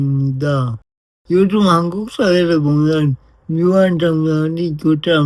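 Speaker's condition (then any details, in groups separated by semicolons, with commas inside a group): Brain lesion disability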